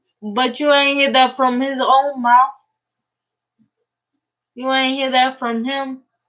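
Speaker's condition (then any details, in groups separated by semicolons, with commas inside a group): Cerebral palsy; uses a wheelchair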